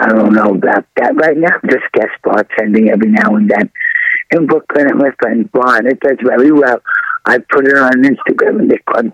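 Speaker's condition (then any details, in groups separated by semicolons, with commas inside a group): Throat cancer surgery; trouble swallowing and breathing before diagnosis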